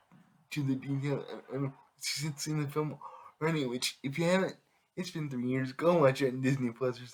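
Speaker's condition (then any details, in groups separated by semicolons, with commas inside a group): Cerebral palsy; able to speak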